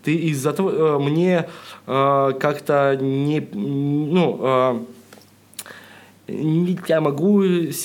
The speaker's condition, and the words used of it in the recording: Stuttering. Ну, у меня очень очень долго открывашкой было, что я хочу предупредить, что я немного заикаюсь, зачем я предупреждаю.